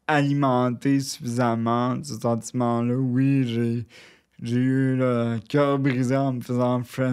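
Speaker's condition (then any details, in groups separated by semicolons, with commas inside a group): Cerebral palsy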